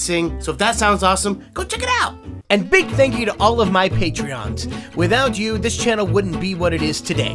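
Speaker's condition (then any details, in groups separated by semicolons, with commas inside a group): No condition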